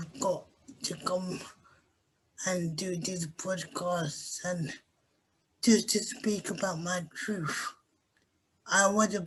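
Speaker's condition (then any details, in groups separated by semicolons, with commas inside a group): Cerebral palsy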